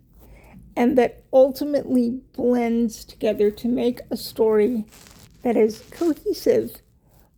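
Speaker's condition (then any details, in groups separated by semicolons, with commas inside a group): Cerebral palsy; wheelchair user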